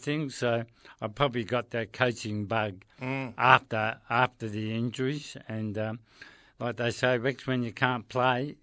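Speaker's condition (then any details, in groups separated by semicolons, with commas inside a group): Motor neurone disease; progressive, terminal, onset in hands, spread up arms and across back; about 2 years since first symptoms, diagnosed after months of tests, no treatment or cure; voice affected, speech noticeably changed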